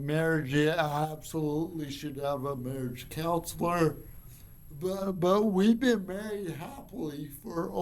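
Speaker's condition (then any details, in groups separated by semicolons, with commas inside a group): Cerebral palsy; from birth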